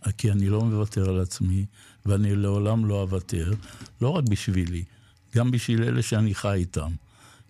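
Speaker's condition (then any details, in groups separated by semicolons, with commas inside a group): Parkinson's disease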